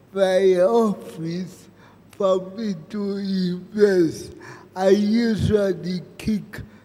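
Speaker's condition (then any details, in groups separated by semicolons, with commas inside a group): Cerebral palsy; present from birth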